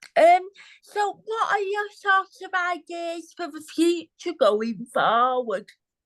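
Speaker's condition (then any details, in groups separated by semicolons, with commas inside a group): Cerebral palsy; wheelchair user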